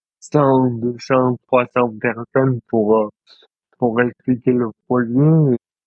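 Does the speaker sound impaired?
Yes: dystonia; present since birth.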